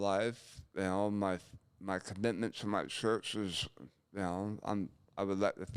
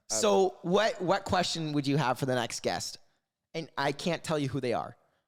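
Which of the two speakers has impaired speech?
The first: gunshot injury to chin; self-inflicted gunshot injury to head and chin; speech much improved, may still be hard to understand.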